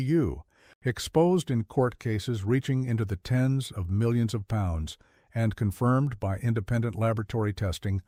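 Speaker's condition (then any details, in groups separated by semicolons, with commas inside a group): No condition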